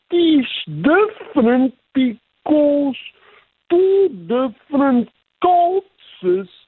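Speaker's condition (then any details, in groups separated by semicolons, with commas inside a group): Cerebral palsy; physical limitations requiring adjustments, types with single finger, reduced typing speed and accuracy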